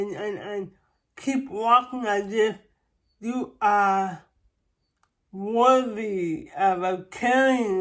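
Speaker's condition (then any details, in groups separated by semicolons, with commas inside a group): Cerebral palsy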